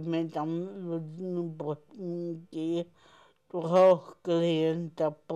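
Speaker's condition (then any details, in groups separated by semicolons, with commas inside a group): Cerebral palsy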